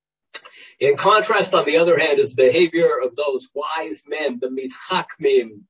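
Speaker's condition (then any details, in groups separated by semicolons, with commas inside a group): No condition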